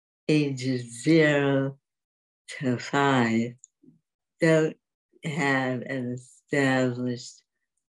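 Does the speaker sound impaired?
Yes: dystonia; speech loss began after UCLA, mute 40 years, typed needs on typewriter, symptoms when speaking.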